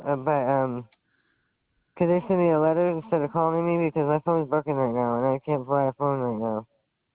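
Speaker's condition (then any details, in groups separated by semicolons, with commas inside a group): Stroke; past stroke, lasting speech impairment, considers self partly disabled; speech still impaired at time of call; impaired speech from stroke, speech kind of messed up, limits public-facing work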